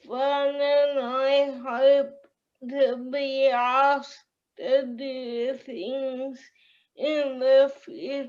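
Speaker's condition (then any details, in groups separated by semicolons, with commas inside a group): Cerebral palsy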